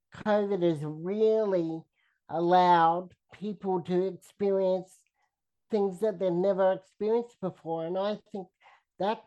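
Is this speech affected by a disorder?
Yes: cerebral palsy, spastic quadriplegia.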